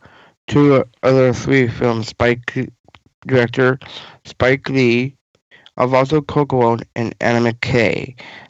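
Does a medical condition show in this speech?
Yes: Down syndrome.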